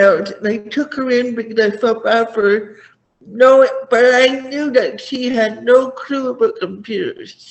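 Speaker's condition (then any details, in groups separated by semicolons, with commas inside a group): Cerebral palsy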